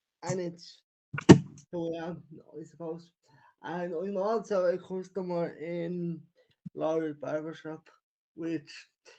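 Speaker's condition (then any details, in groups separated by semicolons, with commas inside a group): Cerebral palsy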